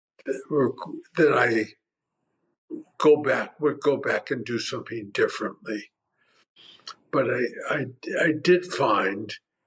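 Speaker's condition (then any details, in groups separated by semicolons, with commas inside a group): Primary lateral sclerosis; tongue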